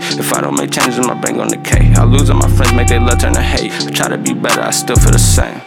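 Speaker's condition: No condition

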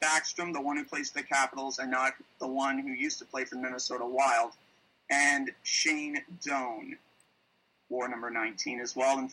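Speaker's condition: No condition

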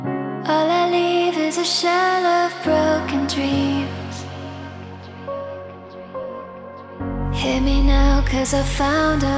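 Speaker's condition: No condition

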